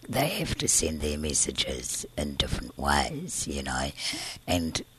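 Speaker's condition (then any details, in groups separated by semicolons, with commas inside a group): Tracheostomy and scarred vocal cord, laryngeal cysts, surgical vocal cord scarring; congenital laryngeal cysts, tracheostomy 3 weeks to 15, reinserted 18, cyst surgery 20 Green Lane Hospital; breathes through tracheostomy tube, airway very narrow from surgery, one vocal cord scarred; voice sounds different, presses on tracheostomy tube, later surgery left voiceless eight months, used voice machine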